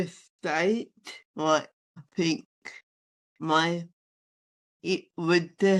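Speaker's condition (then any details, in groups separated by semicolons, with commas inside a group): Athetoid spastic cerebral palsy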